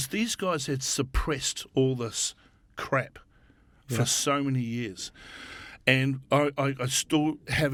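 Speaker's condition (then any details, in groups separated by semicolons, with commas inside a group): No condition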